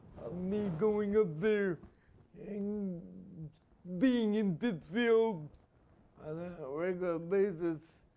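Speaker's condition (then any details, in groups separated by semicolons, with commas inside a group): Spastic quadriplegia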